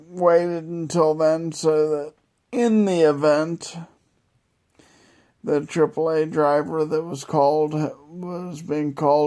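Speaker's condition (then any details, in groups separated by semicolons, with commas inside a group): Multiple sclerosis; wheelchair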